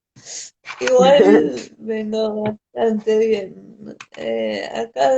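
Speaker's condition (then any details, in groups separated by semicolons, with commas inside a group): Cerebral palsy; respiratory arrest at birth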